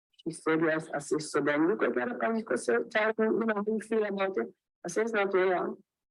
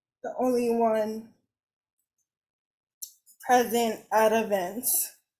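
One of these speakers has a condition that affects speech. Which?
The second: cerebral palsy; uses wheelchair.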